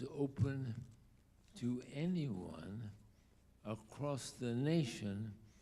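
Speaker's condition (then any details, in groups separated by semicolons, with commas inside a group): ALS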